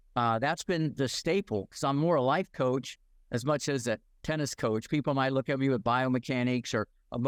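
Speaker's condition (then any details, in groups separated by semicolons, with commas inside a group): No condition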